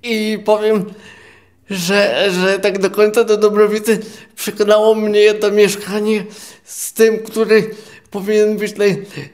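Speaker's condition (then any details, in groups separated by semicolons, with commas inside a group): Cerebral palsy, quadriplegic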